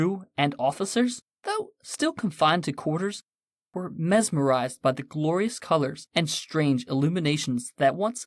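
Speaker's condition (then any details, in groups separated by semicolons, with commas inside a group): No condition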